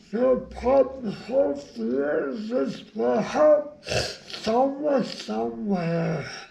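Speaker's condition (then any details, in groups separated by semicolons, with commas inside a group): Brain injury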